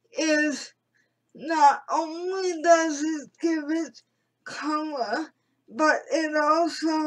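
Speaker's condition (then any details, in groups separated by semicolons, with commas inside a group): Cerebral palsy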